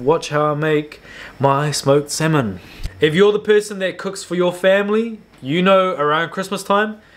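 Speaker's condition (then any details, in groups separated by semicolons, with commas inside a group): No condition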